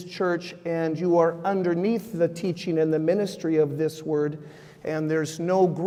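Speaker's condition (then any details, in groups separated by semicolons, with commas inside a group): No condition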